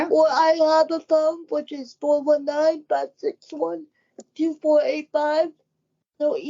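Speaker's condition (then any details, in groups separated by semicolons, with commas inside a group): Cerebral palsy; wheelchair user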